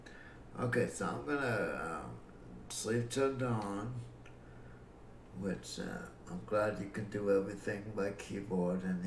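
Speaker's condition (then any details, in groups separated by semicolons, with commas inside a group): Cerebral palsy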